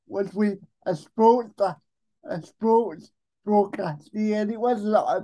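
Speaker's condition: Cerebral palsy; speech affected, can get rambly when nervous

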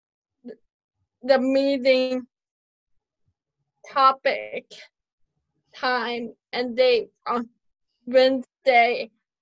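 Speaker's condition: Cerebral palsy; since birth

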